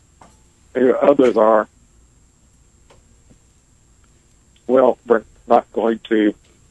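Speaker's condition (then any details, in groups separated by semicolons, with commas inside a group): ALS; ALS (Lou Gehrig's disease), progressive, nearly 20 years since diagnosis; still able to speak clearly, slower pace due to ventilator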